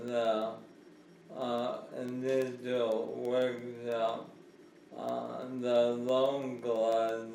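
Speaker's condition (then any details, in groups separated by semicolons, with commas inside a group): ALS; hand onset; uses clicker, lifts and walkers; bulbar speech changes, uses speech generating device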